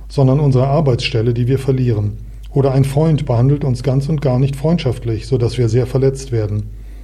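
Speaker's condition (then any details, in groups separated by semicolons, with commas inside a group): No condition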